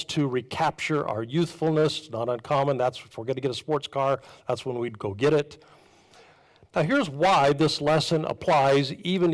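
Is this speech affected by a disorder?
No.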